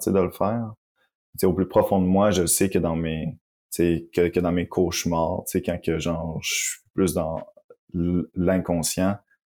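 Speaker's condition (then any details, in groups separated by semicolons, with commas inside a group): Stuttering; repeated sounds, prolonged sounds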